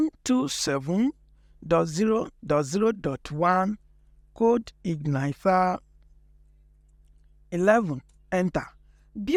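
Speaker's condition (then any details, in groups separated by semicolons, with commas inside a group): No condition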